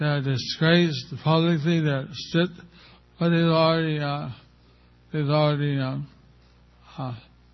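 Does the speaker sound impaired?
Yes: stroke with facial paralysis; stroke about a year ago, half of face paralyzed, hospitalized at Bhaktivedanta Hospital; speaks very carefully to be understood, listeners need to give attention.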